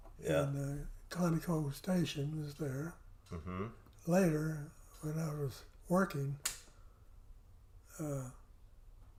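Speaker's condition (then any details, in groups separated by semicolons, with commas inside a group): Parkinson's; affects voice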